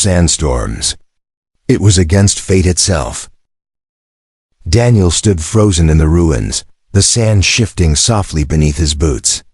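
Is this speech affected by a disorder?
No.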